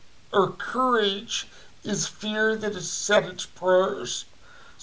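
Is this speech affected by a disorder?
Yes: cerebral palsy; voice audibly affected.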